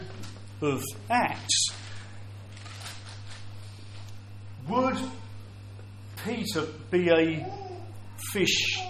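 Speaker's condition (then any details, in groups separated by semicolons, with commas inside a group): Stammer; audible stammer; blocks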